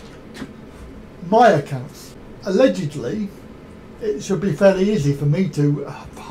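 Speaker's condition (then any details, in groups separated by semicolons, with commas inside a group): Cerebral palsy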